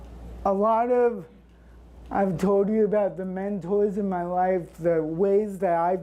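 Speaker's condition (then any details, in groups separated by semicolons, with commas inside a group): Cerebral palsy; since birth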